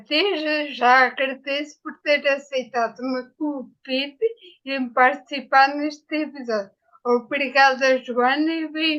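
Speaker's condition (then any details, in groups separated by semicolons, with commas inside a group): Ataxia after brain injury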